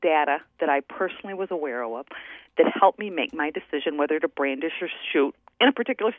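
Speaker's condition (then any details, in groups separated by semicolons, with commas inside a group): No condition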